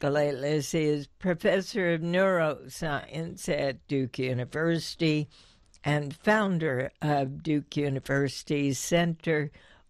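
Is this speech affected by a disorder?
Yes: spasmodic dysphonia; vocal cords clench involuntarily, attributed to incorrect messages from basal ganglia; like partial vocal cord paralysis, difficulty initiating voice.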